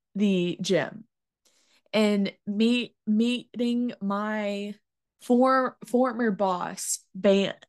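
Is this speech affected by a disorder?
Yes: stuttering; including blocks; more overwhelming than other stuttering, talking exhausting, fear of speaking; here repeated sounds, prolonged sounds.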